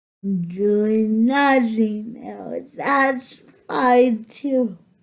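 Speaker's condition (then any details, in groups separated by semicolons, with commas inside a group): Cerebral palsy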